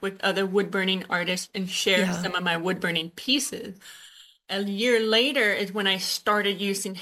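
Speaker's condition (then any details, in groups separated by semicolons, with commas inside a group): Usher syndrome, born deaf; Usher syndrome type 2, deaf or hard of hearing from birth, hearing aids from age 2, sign language; diagnosed at 19, retinitis pigmentosa, night blindness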